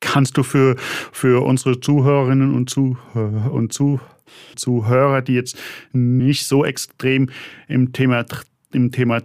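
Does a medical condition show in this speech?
Yes: stuttering; developmental, lifelong, possibly inherited, father stuttered, brother fluent, logopedic speech therapy, constant since second grade; audible block on saying he stutters; blocks while speaking; here repeated sounds, repeated words, prolonged sounds.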